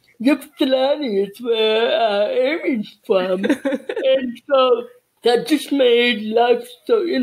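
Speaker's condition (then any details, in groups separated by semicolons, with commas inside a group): Cerebral palsy; childhood speech therapy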